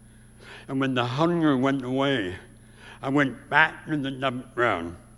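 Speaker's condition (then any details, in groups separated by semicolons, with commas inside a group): Severe speech impediment; impediment heard on radio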